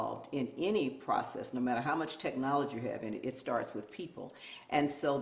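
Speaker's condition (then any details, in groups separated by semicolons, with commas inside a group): No condition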